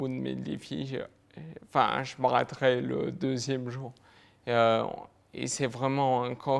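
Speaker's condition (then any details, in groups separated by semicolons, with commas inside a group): Multiple sclerosis; fatigue, lower limbs affected; onset about six years ago, lower limbs improved, walking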